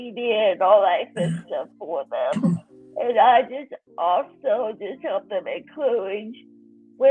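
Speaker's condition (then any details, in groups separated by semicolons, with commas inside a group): Cerebral palsy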